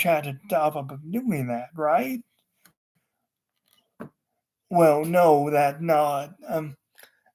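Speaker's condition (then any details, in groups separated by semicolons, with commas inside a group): Cerebral palsy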